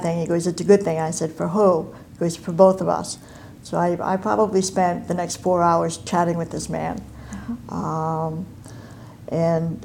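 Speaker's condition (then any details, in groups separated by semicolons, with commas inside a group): Cleft palate and cleft lip; congenital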